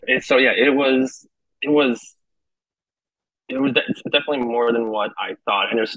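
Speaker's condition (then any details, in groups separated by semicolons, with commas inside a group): Stutter; stutter since age 6, almost 20 years before trying to overcome it, began public speaking around 25; stutter still present, learning to use it better and fear it less; could never speak fluently in school talks or speech classes, public speaking a disaster; repeated sounds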